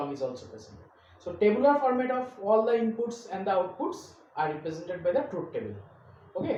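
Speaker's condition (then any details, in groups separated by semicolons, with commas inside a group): No condition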